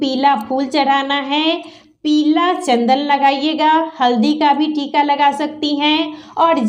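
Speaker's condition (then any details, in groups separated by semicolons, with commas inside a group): No condition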